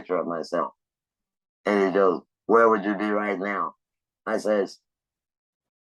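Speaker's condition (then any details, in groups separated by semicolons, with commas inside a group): Laryngectomy; laryngectomy for cancer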